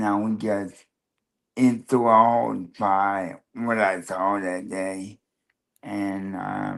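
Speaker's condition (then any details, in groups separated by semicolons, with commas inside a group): Cerebral palsy, spastic quadriplegia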